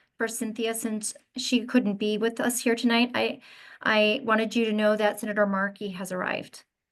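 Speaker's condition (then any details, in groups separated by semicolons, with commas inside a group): No condition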